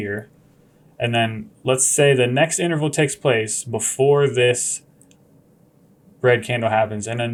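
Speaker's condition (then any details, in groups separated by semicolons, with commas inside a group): No condition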